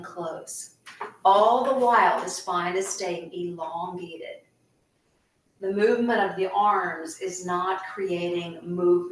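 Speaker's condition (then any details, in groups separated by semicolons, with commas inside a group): No condition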